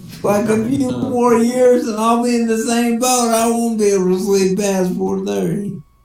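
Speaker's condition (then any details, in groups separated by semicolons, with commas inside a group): Cerebral palsy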